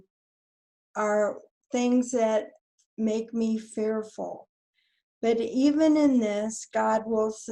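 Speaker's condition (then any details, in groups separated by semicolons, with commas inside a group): ALS; onset with balance loss, backward falls; voice weakening, voice banking begun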